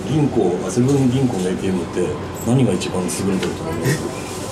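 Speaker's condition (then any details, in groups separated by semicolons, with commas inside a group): No condition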